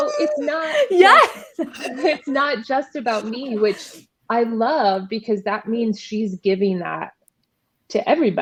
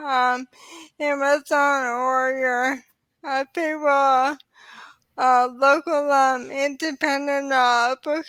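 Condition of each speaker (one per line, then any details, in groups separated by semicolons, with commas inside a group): No condition
ALS; diagnosed in early 30s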